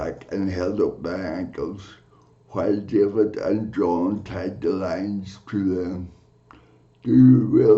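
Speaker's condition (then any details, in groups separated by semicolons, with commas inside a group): Cerebral palsy; from birth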